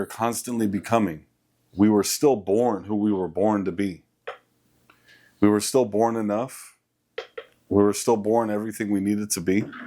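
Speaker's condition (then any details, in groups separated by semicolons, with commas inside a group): No condition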